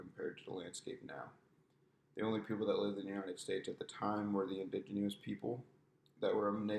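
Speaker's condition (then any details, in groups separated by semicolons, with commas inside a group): No condition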